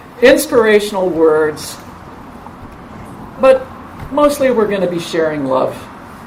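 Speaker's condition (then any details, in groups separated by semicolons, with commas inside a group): No condition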